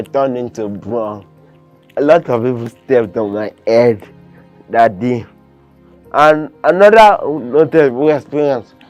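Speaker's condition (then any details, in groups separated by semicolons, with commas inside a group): Cerebral palsy; limits movement and coordination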